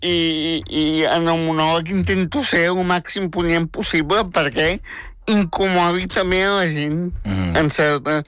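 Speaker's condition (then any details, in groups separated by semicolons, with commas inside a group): Spastic tetraplegic cerebral palsy; premature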